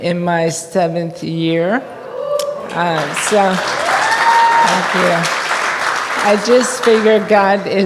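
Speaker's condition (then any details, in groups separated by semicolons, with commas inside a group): ALS; onset in feet, then hands and body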